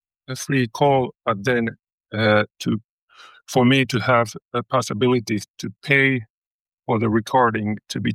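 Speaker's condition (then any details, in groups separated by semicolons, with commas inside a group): Stutter; stutter since toddler startled by big leashed dog, fluent in two languages before, childhood speech therapy; early 40s, about 40 years since onset, not the most severe but constantly on mind; fluctuates quite a lot, jaw moves when struggling to utter words, mistaken for drug use; prolonged sounds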